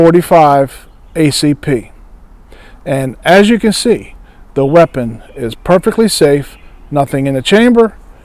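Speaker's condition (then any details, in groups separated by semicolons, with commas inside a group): No condition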